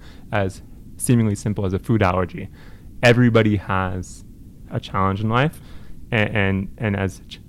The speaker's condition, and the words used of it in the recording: Stuttering. I would say anytime I'm nervous, I tend to stutter a